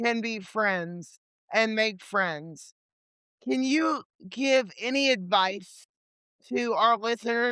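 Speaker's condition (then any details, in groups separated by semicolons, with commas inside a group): Cerebral palsy; lifelong wheelchair user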